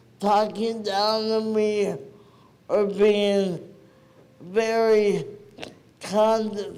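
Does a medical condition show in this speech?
Yes: cerebral palsy.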